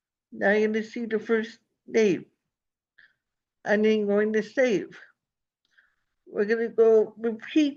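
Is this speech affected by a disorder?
Yes: cerebral palsy.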